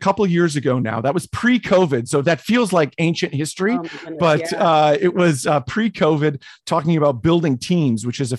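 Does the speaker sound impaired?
No.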